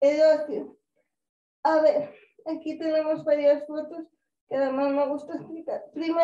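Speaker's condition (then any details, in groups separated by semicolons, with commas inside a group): Cerebral palsy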